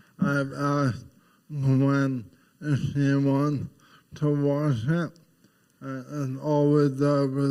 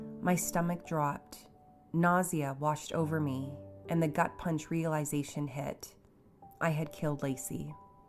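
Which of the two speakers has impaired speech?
The first: ALS; terminal; voice changed, uses AI voice from early recordings.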